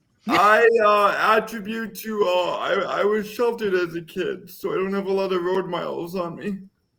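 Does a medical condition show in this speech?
Yes: cerebral palsy; voice affected by condition.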